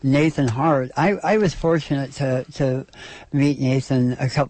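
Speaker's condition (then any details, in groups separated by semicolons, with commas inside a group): Oral cancer surgery; stage 4 oral cancer at 33, right half of face removed and rebuilt, half jaw replaced with fibula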